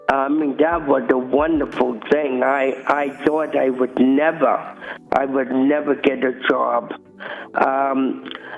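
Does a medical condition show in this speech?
Yes: cerebral palsy; from birth.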